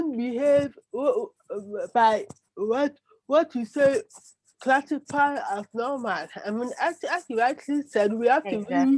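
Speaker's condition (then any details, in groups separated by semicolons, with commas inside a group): Cerebral palsy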